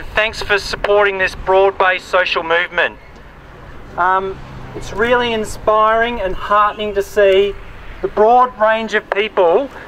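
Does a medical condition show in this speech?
No.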